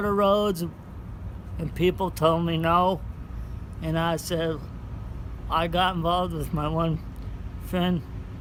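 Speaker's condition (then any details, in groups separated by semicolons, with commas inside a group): Cerebral palsy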